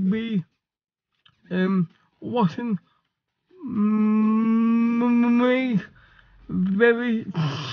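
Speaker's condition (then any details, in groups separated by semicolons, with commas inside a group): Cerebral palsy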